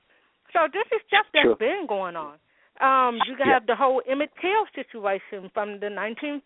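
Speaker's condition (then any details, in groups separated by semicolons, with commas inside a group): Hearing loss with speech impediment; congenital hearing loss, umbilical cord wrapped around neck at birth, hearing aids since 15 months; speech impediment caused by hearing loss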